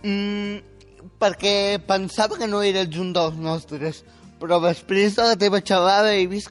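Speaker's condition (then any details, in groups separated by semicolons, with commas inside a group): Spastic quadriplegic cerebral palsy; age 18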